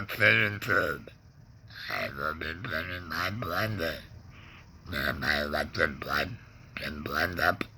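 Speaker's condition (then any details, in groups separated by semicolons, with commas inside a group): Laryngectomy; tongue cancer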